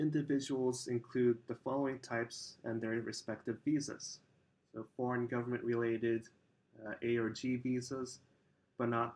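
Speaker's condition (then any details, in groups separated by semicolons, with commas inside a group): No condition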